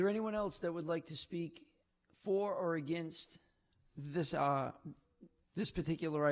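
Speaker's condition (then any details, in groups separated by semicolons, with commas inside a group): No condition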